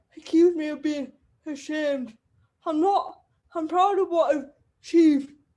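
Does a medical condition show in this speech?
Yes: cerebral palsy; wheelchair user.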